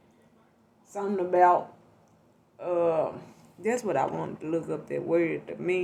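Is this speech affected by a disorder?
Yes: cerebral palsy; not paralyzed, can stand.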